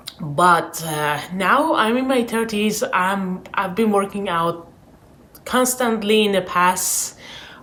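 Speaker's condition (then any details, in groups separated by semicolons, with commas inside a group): No condition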